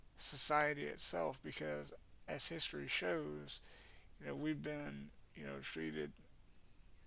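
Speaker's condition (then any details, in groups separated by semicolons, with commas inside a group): Cerebral palsy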